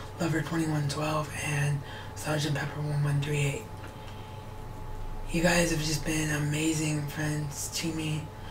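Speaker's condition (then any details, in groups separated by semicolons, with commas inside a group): Cerebral palsy; wheelchair bound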